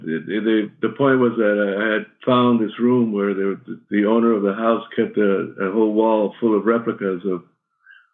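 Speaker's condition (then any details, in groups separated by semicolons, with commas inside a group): Parkinson's; sometimes shaking, voice shakier than usual at recording; shaky voice, may stumble on words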